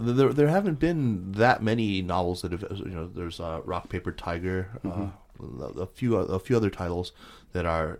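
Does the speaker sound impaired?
No.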